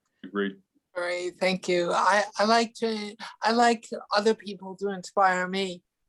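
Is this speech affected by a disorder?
Yes: cerebral palsy.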